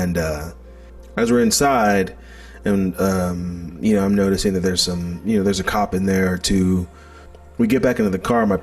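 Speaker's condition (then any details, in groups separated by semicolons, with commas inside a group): No condition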